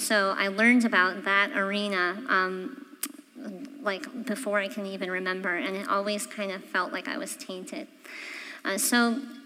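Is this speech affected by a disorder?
Yes: cleft palate; congenital.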